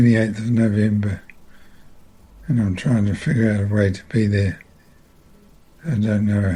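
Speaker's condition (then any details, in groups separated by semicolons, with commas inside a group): Multiple system atrophy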